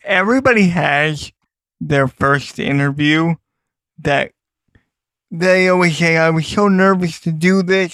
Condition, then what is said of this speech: Cerebral palsy. Vocal ability might be a little different, but there are very